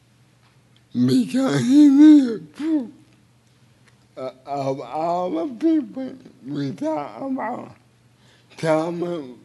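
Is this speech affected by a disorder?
Yes: cerebral palsy; involuntary hand movements.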